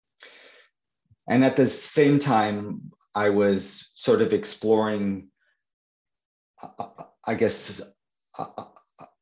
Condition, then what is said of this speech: Stuttering. And I read the dictionary and I made a list of all those words that are hard for me to say.